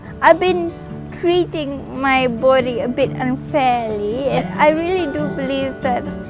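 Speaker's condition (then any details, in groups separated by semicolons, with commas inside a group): Cerebral palsy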